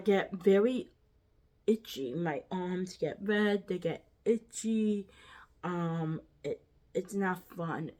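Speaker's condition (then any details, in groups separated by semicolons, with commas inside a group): Quadriplegic cerebral palsy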